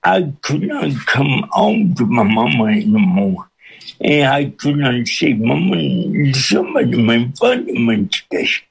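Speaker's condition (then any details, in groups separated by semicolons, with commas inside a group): Cerebral palsy with speech impediment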